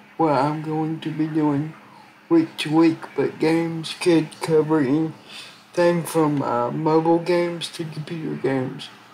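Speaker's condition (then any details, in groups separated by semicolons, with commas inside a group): Cerebral palsy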